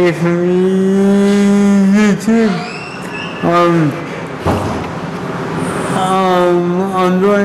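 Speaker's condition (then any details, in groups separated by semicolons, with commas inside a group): Cerebral palsy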